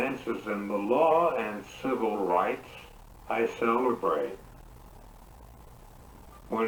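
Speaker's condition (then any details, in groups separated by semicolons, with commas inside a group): Cerebral palsy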